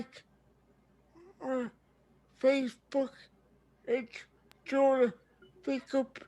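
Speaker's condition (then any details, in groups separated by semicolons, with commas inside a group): Cerebral palsy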